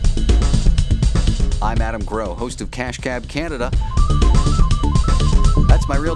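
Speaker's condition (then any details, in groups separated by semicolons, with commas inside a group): No condition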